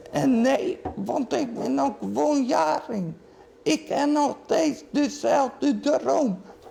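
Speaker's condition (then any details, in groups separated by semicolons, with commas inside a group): Acquired brain injury; serious accident at young age; rows twice weekly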